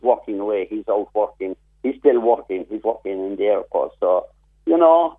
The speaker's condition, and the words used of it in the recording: None; typical speech.